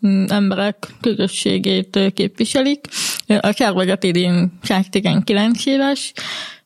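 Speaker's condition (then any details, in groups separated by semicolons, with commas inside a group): Hearing impairment; colleague helps when not understanding in groups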